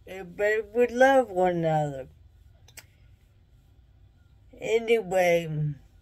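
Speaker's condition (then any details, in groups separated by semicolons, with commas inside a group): Traumatic brain injury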